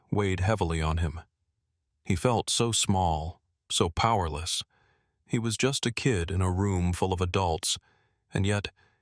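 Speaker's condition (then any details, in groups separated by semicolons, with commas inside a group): No condition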